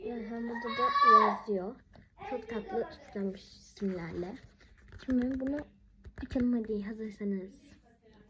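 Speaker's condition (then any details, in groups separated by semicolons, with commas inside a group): No condition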